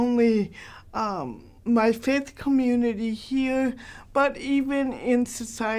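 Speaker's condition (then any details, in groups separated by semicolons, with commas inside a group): Cerebral palsy; very mild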